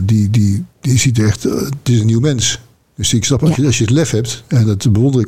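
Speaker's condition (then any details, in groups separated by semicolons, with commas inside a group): Parkinson's disease; progressive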